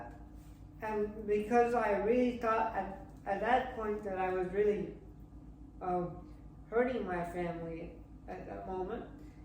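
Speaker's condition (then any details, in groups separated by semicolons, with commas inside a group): Cerebral palsy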